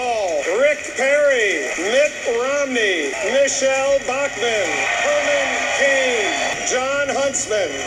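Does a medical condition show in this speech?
No.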